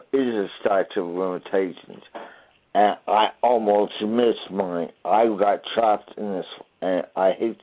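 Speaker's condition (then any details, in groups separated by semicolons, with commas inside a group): Traumatic brain injury; traumatic brain injury from being trapped in a fire; at least 20 years since injury; noticeable voice challenge, people ask about voice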